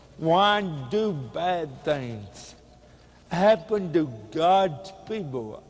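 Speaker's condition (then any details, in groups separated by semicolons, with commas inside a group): Cerebral palsy; speech hard to understand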